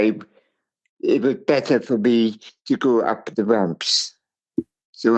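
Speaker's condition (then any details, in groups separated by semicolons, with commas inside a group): Cerebral palsy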